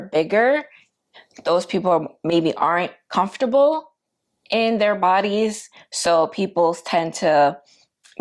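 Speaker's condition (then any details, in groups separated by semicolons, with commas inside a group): No condition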